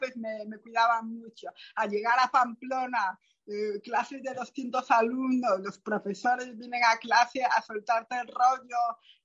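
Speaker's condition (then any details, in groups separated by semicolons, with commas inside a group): Profound bilateral hearing loss, post-meningitis profound bilateral sensorineural hearing loss; flat audiogram, hears nothing without implant, other ear unusable, second implant planned at Sierga, masks hinder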